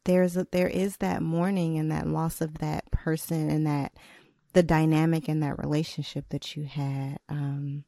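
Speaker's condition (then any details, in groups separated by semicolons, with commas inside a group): No condition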